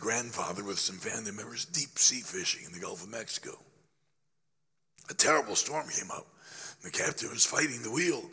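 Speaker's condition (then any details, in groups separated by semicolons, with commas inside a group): Laryngeal cancer after radiation; still affected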